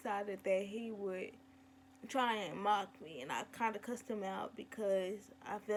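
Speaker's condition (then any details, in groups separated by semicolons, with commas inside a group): Cerebral palsy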